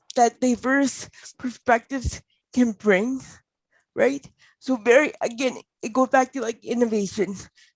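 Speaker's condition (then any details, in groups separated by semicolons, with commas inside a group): Cerebral palsy; mainly fine motor and speech, no mobility aids; speech impediment, speaking effortful, voice worse standing, easier seated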